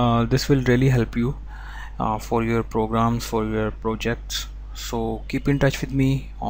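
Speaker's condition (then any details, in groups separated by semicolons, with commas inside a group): No condition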